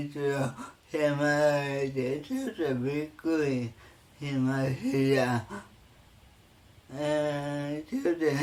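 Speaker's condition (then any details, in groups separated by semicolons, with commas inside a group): Cerebral palsy; severe, uses a wheelchair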